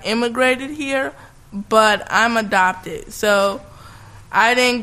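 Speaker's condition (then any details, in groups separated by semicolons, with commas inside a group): Cerebral palsy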